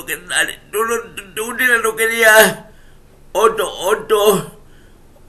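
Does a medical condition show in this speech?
Yes: cerebral palsy; uses wheelchair.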